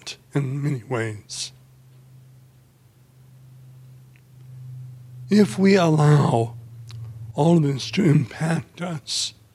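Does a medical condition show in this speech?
Yes: ALS; voice problem of unclear cause, first diagnosed as ALS, Lou Gehrig's disease; voice affected.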